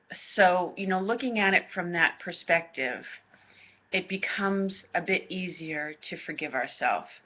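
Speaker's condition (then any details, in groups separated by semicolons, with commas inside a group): No condition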